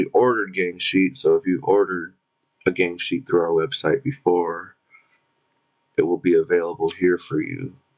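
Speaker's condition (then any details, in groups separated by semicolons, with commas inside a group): No condition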